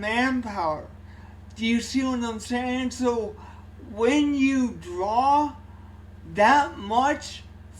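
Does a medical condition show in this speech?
Yes: cerebral palsy; only one hand usable.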